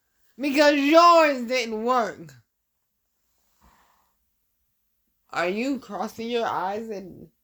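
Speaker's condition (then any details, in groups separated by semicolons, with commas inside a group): Dysarthria; affecting speech now, audible in recording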